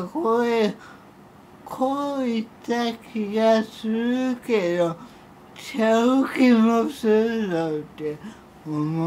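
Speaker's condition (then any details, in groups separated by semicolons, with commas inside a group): Cerebral palsy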